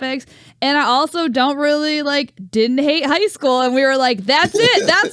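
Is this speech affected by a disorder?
No.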